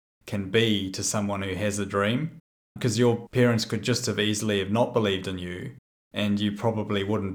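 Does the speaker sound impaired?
No.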